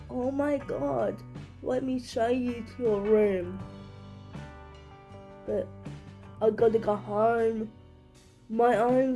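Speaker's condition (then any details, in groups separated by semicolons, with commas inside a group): Cerebral palsy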